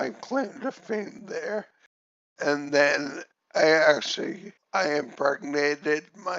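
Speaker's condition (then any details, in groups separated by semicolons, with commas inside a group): Cerebellar ataxia from brain tumour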